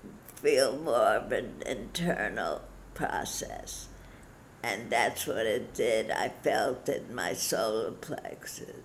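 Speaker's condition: Parkinson's disease; followed own path

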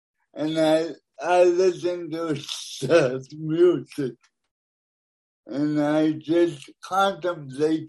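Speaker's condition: Cerebral palsy; lack of oxygen to brain, born premature, born deaf, no dexterity, types about 10 words a minute; noticeable speech impediment, Siri and speech recognition software cannot understand words, phone listeners hang up

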